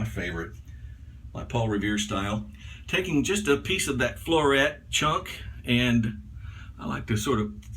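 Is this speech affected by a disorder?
No.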